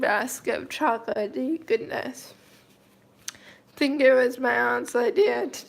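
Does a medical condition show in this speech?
Yes: cerebral palsy, mild.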